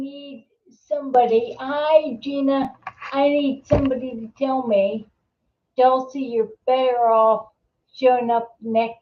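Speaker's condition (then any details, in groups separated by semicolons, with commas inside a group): Multiple sclerosis; secondary progressive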